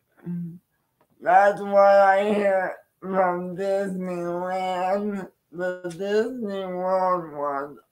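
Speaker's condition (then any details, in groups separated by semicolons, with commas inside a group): Cerebral palsy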